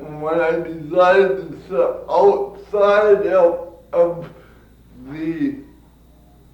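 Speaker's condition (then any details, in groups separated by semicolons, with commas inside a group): Cerebral palsy; from birth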